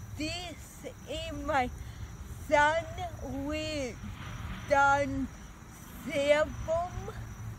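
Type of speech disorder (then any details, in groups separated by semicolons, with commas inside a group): Apraxia of speech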